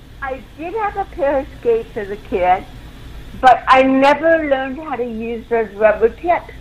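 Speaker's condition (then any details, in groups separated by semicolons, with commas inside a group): Cerebral palsy; involuntary movements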